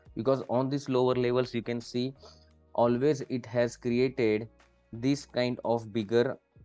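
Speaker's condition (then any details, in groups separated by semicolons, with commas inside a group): No condition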